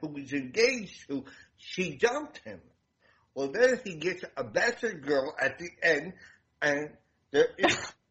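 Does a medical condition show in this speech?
Yes: damaged voice box; voice sounds noticeably different, self-conscious about voice, limits meeting people.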